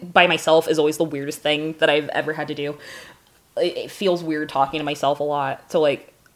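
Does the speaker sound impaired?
No.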